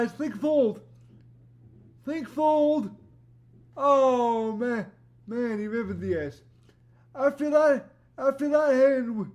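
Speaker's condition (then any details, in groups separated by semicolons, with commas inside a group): Cerebral palsy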